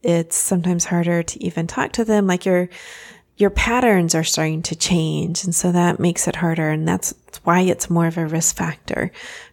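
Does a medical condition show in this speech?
No.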